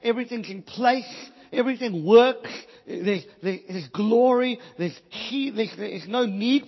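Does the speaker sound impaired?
Yes: cleft palate, Pierre Robin syndrome; speech most affected, hated own voice until about age 28, could not hear self preach.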